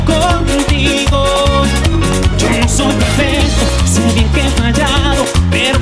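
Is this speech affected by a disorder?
No.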